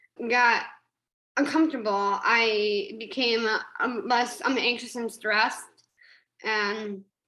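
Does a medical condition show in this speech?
Yes: Down syndrome; studied public speaking, public speaker about 12 years, coached by Diane Jensen, called wonderful speaker.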